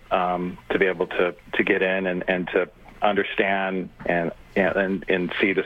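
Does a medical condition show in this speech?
No.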